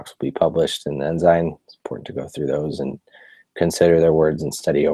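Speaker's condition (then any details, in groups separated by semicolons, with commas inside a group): No condition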